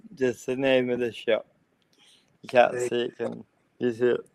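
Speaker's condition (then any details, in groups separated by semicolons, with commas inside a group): Cerebral palsy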